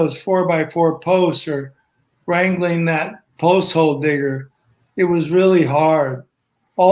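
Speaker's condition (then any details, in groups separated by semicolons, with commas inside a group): ALS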